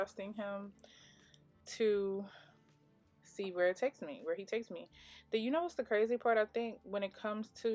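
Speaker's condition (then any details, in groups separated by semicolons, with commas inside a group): No condition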